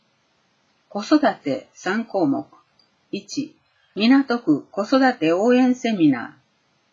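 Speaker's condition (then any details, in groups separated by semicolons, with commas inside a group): No condition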